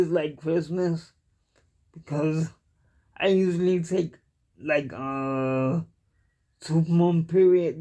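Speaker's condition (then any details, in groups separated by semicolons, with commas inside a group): Cerebral palsy; cannot walk, uses wheelchair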